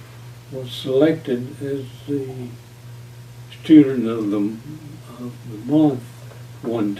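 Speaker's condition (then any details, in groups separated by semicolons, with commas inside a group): Parkinson's disease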